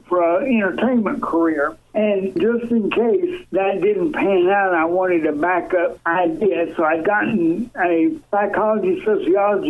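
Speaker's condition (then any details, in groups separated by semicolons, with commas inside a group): Cerebral palsy, severe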